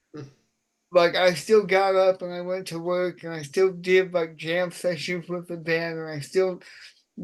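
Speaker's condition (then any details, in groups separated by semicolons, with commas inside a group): Cerebral palsy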